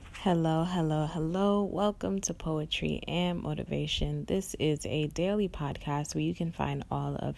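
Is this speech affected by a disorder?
No.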